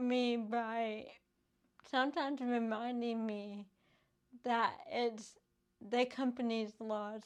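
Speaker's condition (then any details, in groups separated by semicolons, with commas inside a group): Cerebral palsy; affects hands, legs, walking and talking; physical, occupational and speech therapy; speech affected, IOP device for mouth muscles, improved within year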